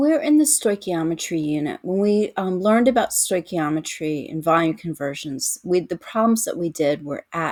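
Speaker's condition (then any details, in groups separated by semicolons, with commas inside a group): No condition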